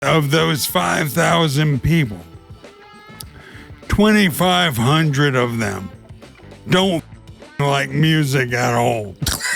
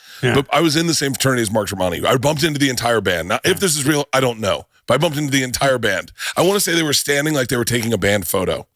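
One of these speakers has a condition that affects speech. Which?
The first: ALS.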